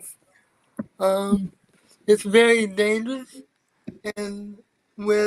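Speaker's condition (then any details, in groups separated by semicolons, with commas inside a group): Cerebral palsy; from birth, wheelchair user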